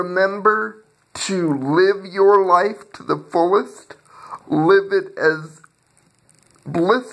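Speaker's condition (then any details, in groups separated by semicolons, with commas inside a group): Cerebral palsy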